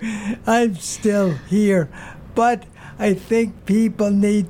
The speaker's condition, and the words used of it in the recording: Aphasia. Wow. I could not talk like this when I went there.